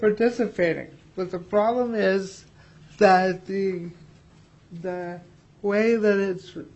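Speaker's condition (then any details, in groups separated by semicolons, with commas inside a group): Cerebral palsy; not improved by habilitation, has support staff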